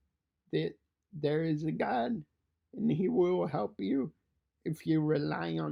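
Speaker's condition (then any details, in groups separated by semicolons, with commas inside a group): Cerebral palsy; fine motor impairment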